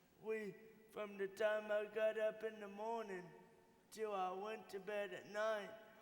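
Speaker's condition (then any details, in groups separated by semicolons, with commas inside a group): Cerebral palsy; from birth, uses wheelchair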